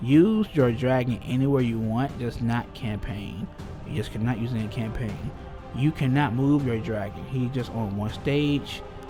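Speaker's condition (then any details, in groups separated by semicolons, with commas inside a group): No condition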